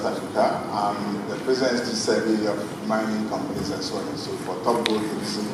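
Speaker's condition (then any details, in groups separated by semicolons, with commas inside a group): No condition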